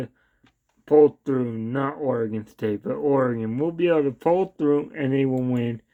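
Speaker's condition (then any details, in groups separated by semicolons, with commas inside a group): Cerebral palsy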